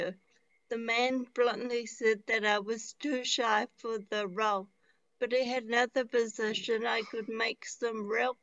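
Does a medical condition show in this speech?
Yes: traumatic brain injury; relearned talking.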